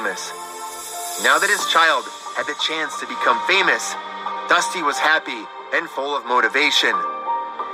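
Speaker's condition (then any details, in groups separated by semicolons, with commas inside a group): No condition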